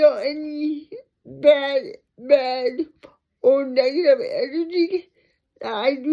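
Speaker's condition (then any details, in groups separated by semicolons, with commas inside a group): Cerebral palsy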